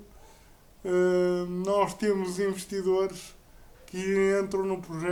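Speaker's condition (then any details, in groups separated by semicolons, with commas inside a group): Cerebral palsy; uses a wheelchair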